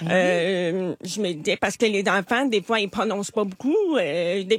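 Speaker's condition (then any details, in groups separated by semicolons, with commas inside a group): Hearing loss; hard of hearing since childhood, attended special school for hard-of-hearing pupils, then mainstream school, skilled lip reader; relies on lip reading, asks others to repeat, avoids phone calls; accent when speaking, noted by others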